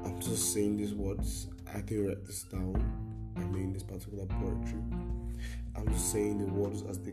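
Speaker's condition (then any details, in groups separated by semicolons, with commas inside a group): No condition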